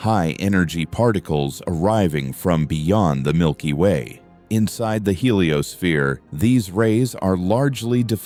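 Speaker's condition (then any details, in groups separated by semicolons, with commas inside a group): No condition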